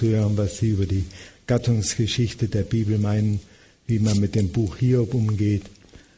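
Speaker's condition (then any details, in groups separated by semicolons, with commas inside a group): Parkinson's disease; diagnosed at age 57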